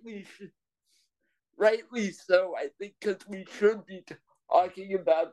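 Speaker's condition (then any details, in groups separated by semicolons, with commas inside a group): Cerebral palsy; power wheelchair since age five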